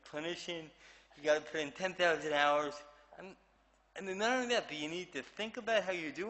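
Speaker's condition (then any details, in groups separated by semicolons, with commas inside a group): Cerebral palsy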